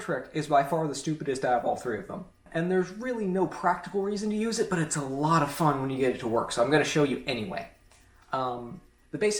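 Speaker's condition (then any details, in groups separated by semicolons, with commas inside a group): No condition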